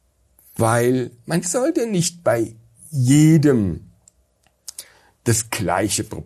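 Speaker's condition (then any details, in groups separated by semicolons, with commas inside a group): Stuttering after brain injury, acquired neurogenic; traumatic brain injury from five-metre fall, onset during school years; voice changed after injury, very severe stuttering, speech gradually improved, later able to lecture; blocks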